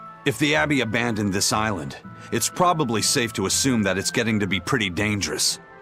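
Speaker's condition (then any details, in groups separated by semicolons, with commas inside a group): No condition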